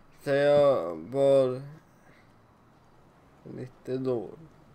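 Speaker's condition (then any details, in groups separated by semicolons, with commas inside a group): Cerebral palsy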